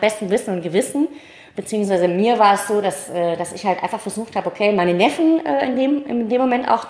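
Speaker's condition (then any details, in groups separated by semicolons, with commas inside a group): Cleft palate, mild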